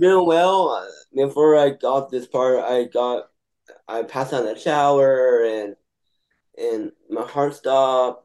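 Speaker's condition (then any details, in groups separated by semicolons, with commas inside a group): Down syndrome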